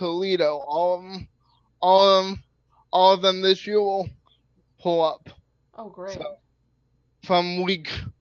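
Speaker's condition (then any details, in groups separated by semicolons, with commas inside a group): Cerebral palsy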